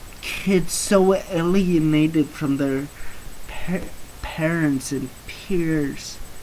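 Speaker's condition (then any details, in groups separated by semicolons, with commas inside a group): Cerebral palsy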